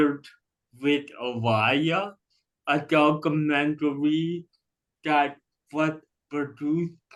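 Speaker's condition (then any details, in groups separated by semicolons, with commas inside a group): Cerebral palsy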